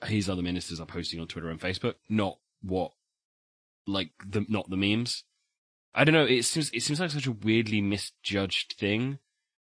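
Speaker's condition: No condition

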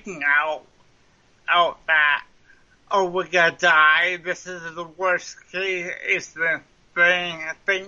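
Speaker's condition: Cerebral palsy; mild form, lifelong since childhood, trouble writing, slow running, mile took 21 minutes, school accommodations; speech impediment, sounds like Wendy's drive-through speaker box, may sound drunk

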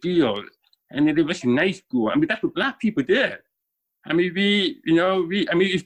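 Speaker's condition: Deafness, born deaf

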